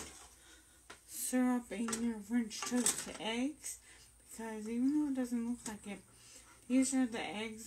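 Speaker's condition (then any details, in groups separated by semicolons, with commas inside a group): Brain injury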